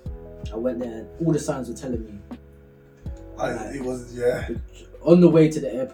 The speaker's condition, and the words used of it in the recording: None; typical speech.